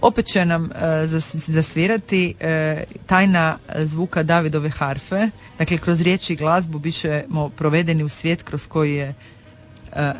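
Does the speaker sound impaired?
No.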